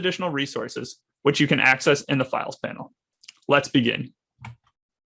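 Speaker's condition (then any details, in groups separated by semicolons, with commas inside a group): No condition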